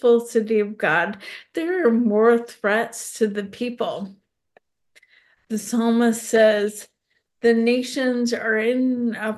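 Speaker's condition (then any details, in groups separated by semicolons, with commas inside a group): ALS; specialist-confirmed diagnosis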